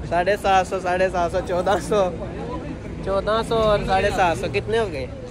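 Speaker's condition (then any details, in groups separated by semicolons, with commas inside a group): No condition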